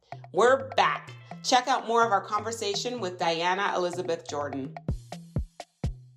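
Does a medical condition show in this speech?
No.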